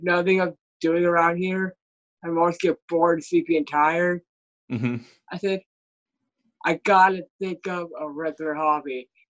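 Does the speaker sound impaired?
Yes: Down syndrome.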